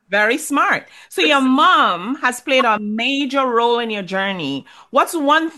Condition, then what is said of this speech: No condition.